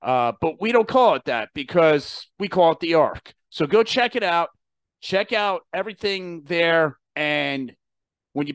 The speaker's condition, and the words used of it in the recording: None; typical speech.